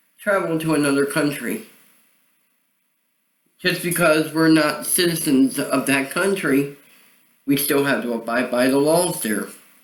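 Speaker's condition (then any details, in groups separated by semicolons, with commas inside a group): Cerebral palsy; voice sound affected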